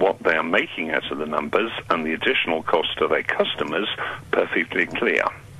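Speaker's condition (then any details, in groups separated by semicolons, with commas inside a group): No condition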